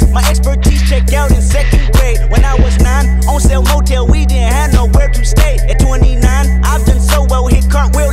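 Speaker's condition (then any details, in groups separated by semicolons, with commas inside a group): No condition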